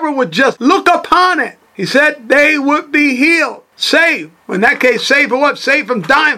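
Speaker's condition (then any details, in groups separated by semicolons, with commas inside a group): No condition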